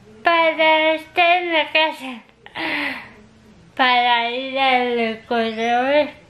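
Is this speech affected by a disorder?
Yes: cerebral palsy; physical disability.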